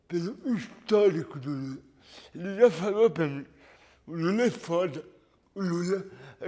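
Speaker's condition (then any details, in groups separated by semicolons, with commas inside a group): Cerebral palsy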